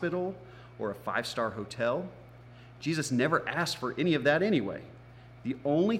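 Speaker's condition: No condition

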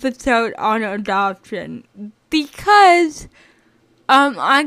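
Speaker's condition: Cerebral palsy; chronic illness and disability

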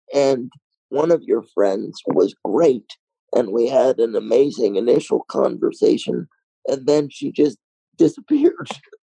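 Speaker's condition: Cerebral palsy, mild

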